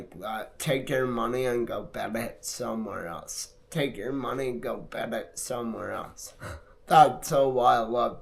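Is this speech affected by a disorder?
Yes: multiple sclerosis.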